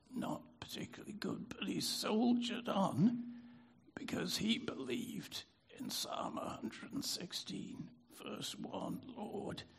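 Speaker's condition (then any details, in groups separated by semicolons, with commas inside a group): Spasmodic dysphonia; cause unknown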